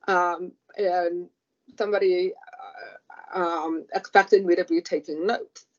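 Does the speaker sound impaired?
Yes: profound deafness; profound deafness since age two from meningitis, about 90% hearing lost, vestibular loss, relearned walking; communicates with speech and lip reading, masked speakers add difficulty; relearned speaking and lip reading after childhood deafness.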